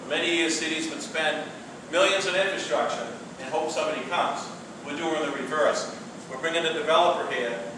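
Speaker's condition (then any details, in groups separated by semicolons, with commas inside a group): No condition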